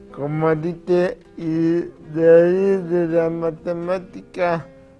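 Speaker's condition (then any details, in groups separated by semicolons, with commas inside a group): Cerebral palsy; cerebral palsy from birth, delivery injury; age 31, past rehabilitation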